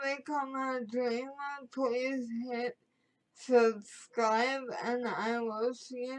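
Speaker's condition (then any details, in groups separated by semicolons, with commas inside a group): Cerebral palsy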